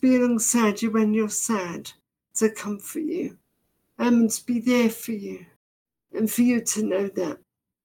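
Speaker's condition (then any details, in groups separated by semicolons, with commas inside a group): Deafness, severe; progressive, hard of hearing to partially deaf to current level, brain misinterprets sounds and speech, also visually impaired; can hardly understand speech, vocabulary partly picked up from reading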